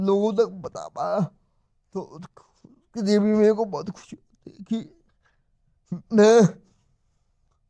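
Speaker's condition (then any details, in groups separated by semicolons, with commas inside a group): Cerebral palsy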